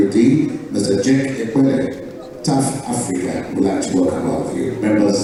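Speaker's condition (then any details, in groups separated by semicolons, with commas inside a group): No condition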